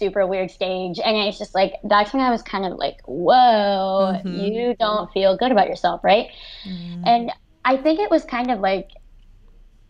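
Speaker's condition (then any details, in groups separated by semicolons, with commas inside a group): Cleft lip and palate, severe; after stroke unable to speak, text or write, speech pathologist and cognitive therapy, hindered about a year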